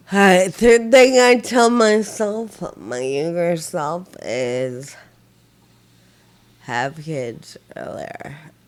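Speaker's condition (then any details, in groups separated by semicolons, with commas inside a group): Friedreich ataxia; progressive nerve damage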